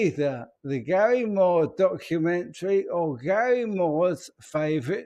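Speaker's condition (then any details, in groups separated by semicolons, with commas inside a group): ALS; speech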